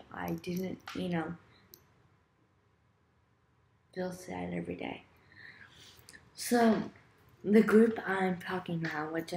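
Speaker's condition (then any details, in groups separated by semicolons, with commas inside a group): Cerebral palsy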